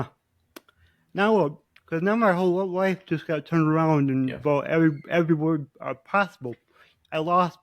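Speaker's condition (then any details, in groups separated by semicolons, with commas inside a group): Cerebral palsy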